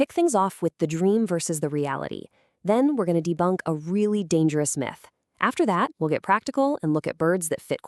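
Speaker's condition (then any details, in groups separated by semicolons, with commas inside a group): No condition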